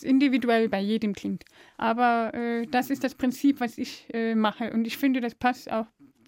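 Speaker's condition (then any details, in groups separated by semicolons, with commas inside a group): Deafness; deaf since birth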